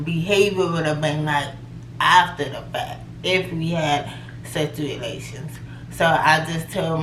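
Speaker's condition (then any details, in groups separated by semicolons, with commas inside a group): Cerebral palsy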